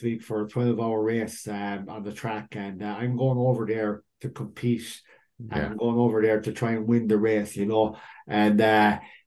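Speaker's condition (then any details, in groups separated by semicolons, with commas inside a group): Cleft lip and palate; rhinoplasty likely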